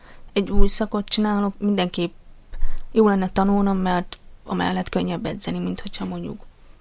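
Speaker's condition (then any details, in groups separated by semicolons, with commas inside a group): Deafness; found deaf age one, hearing aid 18 months, cochlear implant 2.5, eight operations, last age eight; poor speech and vocabulary with hearing aid before implant, learned speaking in developmental lessons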